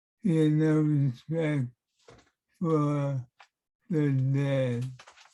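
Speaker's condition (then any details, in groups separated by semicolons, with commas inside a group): Parkinson's; affects handwriting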